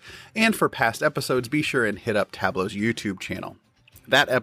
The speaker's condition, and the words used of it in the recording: None; typical speech.